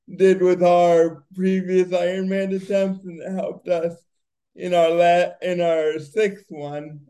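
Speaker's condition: Cerebral palsy; wheelchair user, races with my team triumph

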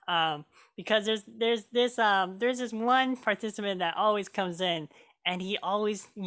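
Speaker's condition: Cleft lip and palate; congenital cleft lip and palate, hole in upper lip, multiple surgeries growing up, major closure surgery, lip scar remains; made eating, talking and singing hard growing up

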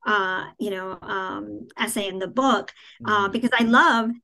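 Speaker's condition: Cleft palate; therapists

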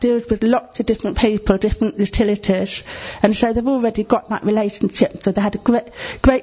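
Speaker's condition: Deafness; needs to see speaker's face

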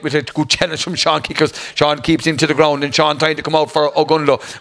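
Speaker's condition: No condition

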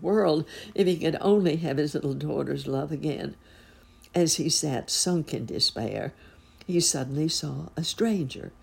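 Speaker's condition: No condition

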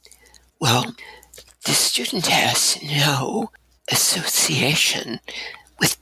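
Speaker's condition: Abductor spasmodic dysphonia; onset Fresno State after voice loss shouting over music

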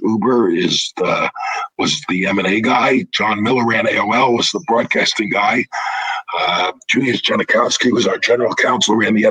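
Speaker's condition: Throat cancer, vocal cords removed; cancer free 13 years, partial voice box created by Steve Zeitels in Boston

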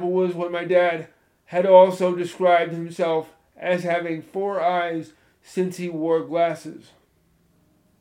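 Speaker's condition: Spastic cerebral palsy, moderate

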